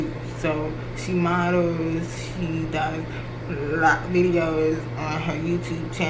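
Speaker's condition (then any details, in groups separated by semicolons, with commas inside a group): Cerebral palsy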